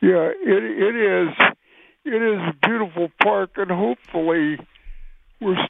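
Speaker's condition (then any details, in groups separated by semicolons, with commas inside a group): Cerebral palsy; unable to walk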